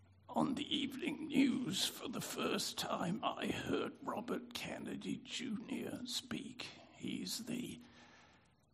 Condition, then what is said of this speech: Spasmodic dysphonia. I'd begun to notice I didn't have as much resonance as I used to, certainly not when I was doing drama as an undergrad in London.